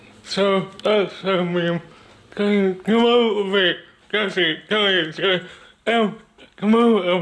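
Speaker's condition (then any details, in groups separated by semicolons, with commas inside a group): Cerebral palsy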